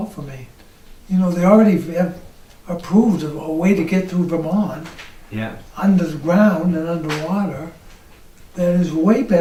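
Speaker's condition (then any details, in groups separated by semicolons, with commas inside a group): ALS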